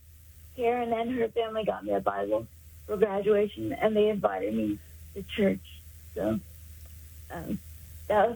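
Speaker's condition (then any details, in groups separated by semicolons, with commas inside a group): Cerebral palsy; congenital, caused by lack of oxygen to brain at birth, born about 3 months early, daily physical therapy in school; 56 years since onset, uses power wheelchair, needs assistance with most daily activities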